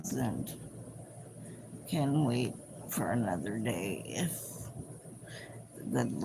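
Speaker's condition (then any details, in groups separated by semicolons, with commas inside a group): Cerebral palsy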